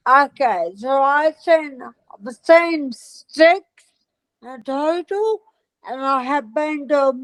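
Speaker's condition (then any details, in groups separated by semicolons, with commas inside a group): Multiple system atrophy; parkinsonian type, cerebellar involvement; onset two years ago, balance problems, stem cell treatment; speech changes among early symptoms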